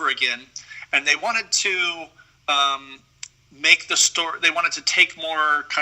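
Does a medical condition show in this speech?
No.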